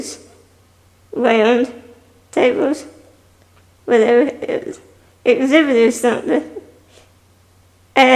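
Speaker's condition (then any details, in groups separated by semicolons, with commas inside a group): Spinal muscular atrophy type 2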